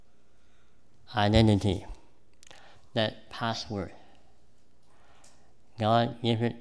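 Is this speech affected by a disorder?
Yes: cleft palate; congenital cleft palate.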